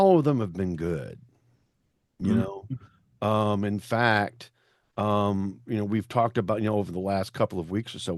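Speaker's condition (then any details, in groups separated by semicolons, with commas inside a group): No condition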